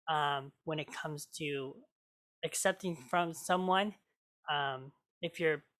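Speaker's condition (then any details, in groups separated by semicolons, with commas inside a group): Cleft lip and palate; congenital cleft lip and palate, hole in upper lip, multiple surgeries growing up, major closure surgery, lip scar remains; made eating, talking and singing hard growing up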